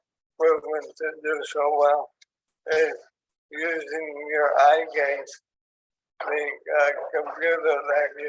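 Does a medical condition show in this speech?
Yes: ALS; onset in hands and arms, tracheostomy.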